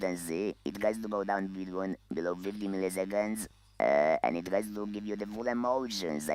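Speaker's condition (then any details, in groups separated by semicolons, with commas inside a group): Laryngeal cancer, voice loss, electrolarynx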